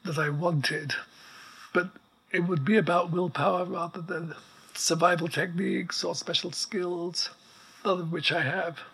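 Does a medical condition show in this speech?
Yes: ALS; progressive neuromuscular illness, paralyzed from neck down, effectively quadriplegic; voice still working perfectly well, breathing apparatus audible in background.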